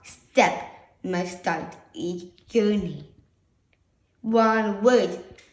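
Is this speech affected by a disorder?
Yes: Down syndrome.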